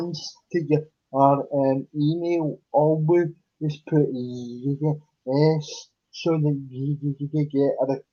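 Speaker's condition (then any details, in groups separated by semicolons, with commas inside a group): Cerebral palsy; unable to walk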